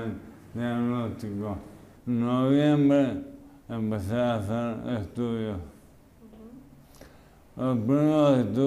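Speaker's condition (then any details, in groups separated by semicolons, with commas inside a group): Amyotrophic lateral sclerosis; diagnosed one to two months earlier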